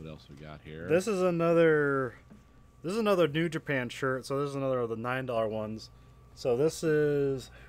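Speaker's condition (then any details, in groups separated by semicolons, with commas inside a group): No condition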